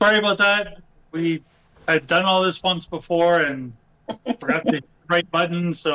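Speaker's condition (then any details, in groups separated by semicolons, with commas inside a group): No condition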